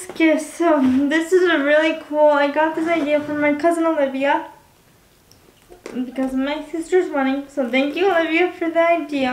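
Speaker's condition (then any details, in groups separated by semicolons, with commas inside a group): Cerebral palsy, spastic quadriplegic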